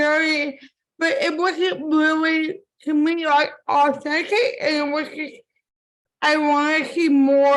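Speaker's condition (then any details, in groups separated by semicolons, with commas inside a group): Cerebral palsy; from birth; impaired speech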